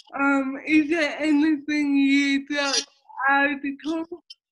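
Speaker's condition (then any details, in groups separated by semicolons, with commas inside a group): Cerebral palsy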